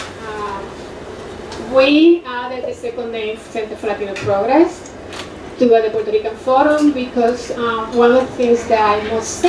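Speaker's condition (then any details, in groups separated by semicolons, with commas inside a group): No condition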